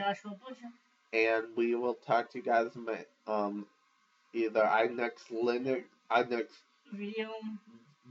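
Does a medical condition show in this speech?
Yes: cerebral palsy.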